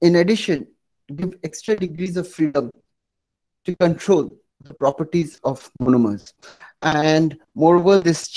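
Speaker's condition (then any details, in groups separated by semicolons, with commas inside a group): No condition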